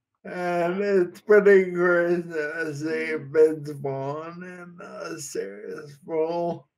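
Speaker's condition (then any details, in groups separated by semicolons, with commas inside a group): Friedreich's ataxia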